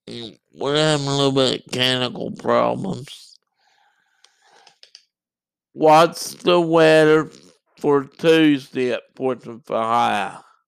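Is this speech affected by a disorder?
Yes: cerebral palsy and muscular dystrophy; onset at three months old after an illness, born typical, present since childhood.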